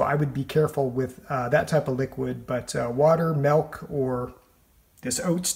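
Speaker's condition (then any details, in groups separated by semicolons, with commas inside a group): No condition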